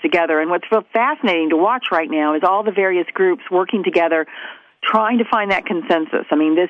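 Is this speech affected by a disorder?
No.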